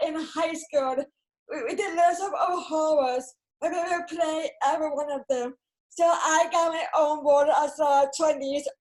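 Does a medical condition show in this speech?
Yes: cerebral palsy.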